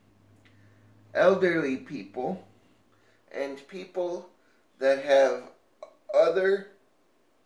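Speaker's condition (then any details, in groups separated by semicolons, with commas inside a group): Cerebral palsy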